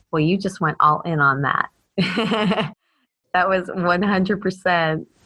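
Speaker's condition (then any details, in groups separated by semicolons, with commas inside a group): No condition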